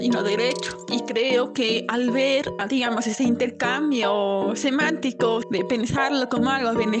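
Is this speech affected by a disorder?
Yes: profound deafness; nearly 100 percent, invisible disability, long oralization training in Mexico; communicates with own voice, lip-reads others, articulatory apparatus unaffected.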